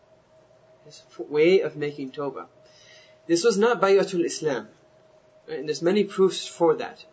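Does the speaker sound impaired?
No.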